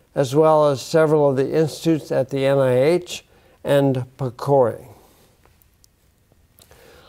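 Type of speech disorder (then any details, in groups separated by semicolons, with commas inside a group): Bulbar dysarthria; bulbar onset ALS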